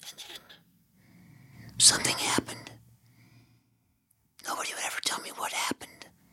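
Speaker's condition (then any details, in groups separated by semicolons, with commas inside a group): Throat cancer surgery; throat cancer with visible throat nodule, surgery at University of Pennsylvania, radiation, esophagus closed after radiation; cannot swallow anything including saliva, swallowed material goes into lungs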